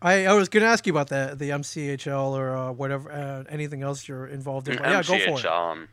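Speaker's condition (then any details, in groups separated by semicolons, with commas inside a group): No condition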